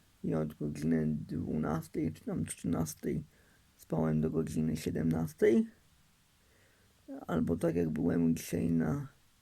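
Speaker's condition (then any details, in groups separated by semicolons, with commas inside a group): Cerebral palsy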